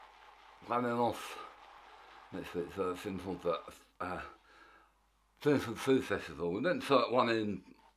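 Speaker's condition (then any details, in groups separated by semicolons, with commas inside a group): Tongue cancer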